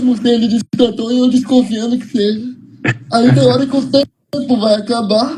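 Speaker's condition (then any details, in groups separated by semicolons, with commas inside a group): Cerebral palsy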